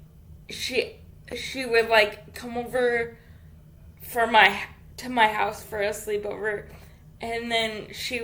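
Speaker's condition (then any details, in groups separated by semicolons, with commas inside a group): Cerebral palsy; infant ventilator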